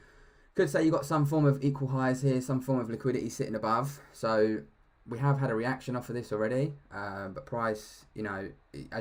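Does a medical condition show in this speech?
No.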